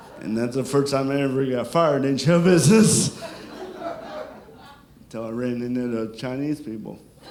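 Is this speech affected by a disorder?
Yes: cerebral palsy; from birth; sounds drunk, constant.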